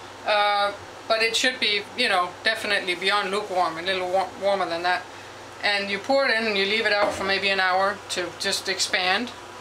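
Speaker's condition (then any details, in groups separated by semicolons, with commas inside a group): No condition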